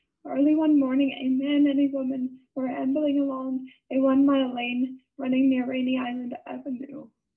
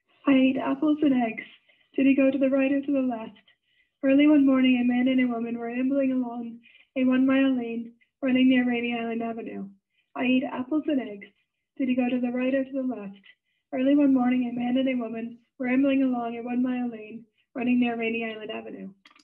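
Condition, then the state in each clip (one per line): Laryngeal dystonia
Before electrical stimulation
After electrical stimulation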